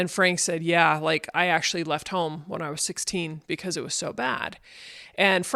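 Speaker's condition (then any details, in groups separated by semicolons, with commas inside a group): No condition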